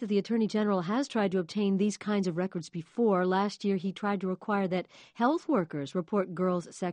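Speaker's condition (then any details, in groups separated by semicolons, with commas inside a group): No condition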